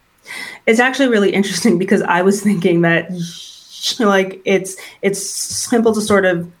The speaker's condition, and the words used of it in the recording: Stuttering. And so I have this sort of apprehension focused on, like, communicating things in a fluent and understandable way.